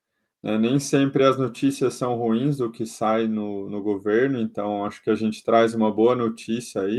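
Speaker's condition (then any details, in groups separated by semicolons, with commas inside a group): No condition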